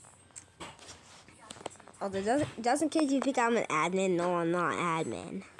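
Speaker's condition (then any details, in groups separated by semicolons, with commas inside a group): No condition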